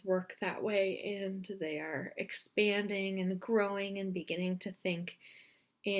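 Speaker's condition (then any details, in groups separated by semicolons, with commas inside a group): No condition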